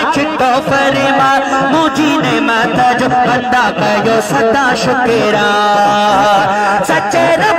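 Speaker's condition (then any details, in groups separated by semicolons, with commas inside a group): No condition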